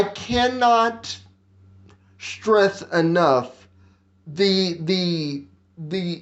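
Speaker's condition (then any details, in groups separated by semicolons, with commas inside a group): Cerebral palsy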